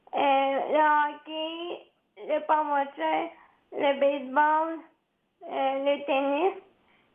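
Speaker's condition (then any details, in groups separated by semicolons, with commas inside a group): Cerebral palsy; since birth, wheelchair user since birth, needs care from a helper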